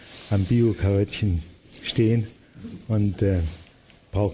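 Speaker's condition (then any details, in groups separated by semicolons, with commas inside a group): Parkinson's disease; about 16 to 17 years since diagnosis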